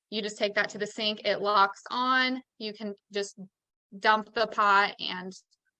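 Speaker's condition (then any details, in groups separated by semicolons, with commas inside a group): No condition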